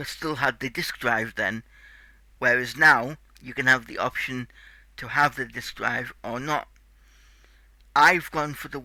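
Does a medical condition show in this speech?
Yes: cerebral palsy; tight muscles.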